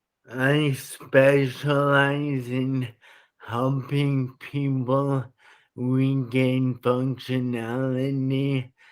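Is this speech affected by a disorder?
Yes: traumatic brain injury.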